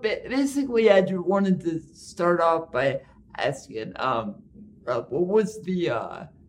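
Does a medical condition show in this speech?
Yes: cerebral palsy; ride-sharing like Uber an obstacle.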